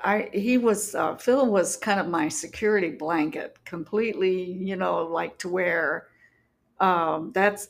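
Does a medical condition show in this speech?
No.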